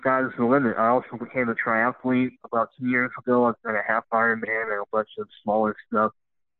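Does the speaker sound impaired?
Yes: cleft lip and palate; congenital.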